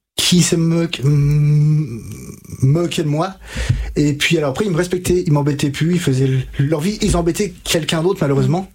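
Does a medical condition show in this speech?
Yes: stuttering; onset age 5 to 6, severe from age 5 to 20, untreated in childhood; age 33, therapy from age 20 with stuttering specialist Catherine Daubier, Nancy, fluency techniques; blocks and repetitions, formerly could not finish a sentence without blocking; here repeated sounds, blocks.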